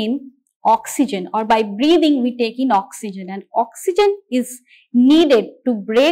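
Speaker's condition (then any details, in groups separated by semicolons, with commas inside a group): No condition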